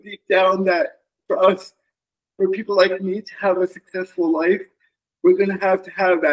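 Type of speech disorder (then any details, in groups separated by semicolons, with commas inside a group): Dysarthria; cerebral palsy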